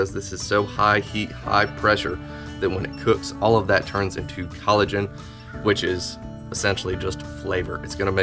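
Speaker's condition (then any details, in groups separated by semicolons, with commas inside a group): No condition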